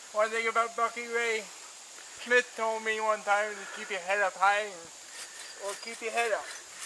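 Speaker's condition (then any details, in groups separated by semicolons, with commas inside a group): Cerebral palsy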